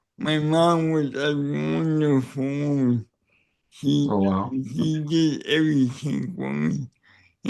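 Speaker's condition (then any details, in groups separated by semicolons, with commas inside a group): Cerebral palsy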